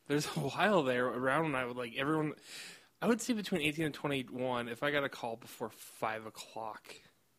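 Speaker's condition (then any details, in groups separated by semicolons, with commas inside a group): No condition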